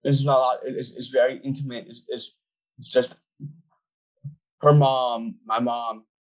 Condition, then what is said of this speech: Down syndrome. And you're very articulate in the details of it, that